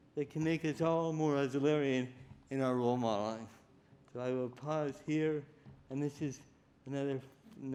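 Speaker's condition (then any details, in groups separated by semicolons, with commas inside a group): Cerebral palsy; diagnosed at age four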